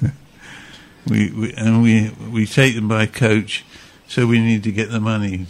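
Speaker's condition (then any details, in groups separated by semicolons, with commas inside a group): Parkinson's; Parkinson's diagnosed at age 78, tremor, joint stiffness, progressive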